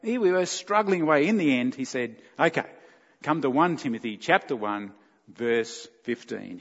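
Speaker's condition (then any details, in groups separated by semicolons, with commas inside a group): No condition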